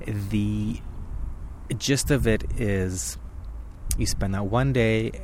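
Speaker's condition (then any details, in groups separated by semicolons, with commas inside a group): Stuttering; stuttering that comes and goes, occasional very severe episodes, voluntary stuttering a goal, finds it hard; not stuttering much during this recording, recording outdoors in Toronto backyard in cold; varies, worse when cold, usually while recording, little stuttering at stutterers meetup; prolonged sounds, blocks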